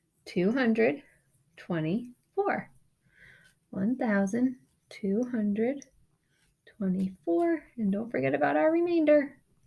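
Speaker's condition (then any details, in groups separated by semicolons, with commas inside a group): No condition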